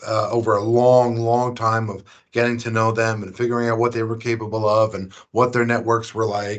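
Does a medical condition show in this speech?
No.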